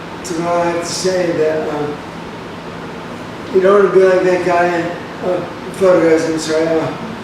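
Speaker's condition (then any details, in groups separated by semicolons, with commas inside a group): Brain injury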